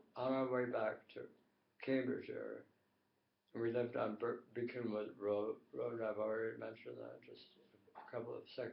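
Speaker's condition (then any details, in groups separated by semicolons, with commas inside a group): Tongue cancer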